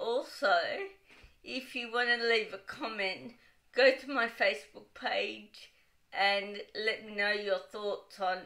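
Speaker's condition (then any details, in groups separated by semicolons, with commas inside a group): Cerebral palsy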